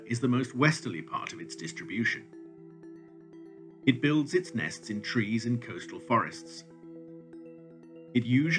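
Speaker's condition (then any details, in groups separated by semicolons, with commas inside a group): No condition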